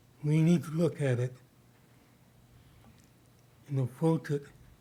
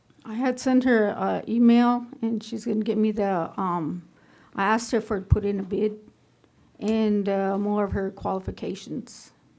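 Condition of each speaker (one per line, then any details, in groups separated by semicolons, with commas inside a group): Parkinson's disease; new medication
No condition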